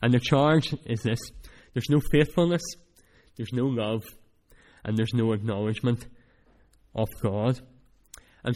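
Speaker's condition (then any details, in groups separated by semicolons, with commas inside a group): Cleft palate; cleft palate since childhood; speech not that clear at times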